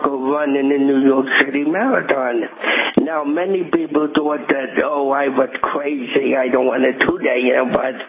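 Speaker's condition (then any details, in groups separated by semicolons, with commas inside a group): Cerebral palsy; present from birth, diagnosed at 6 months, lump at back of head found by mother, could not lie on back, predicted never to walk; walks, has walked New York City marathon 8 times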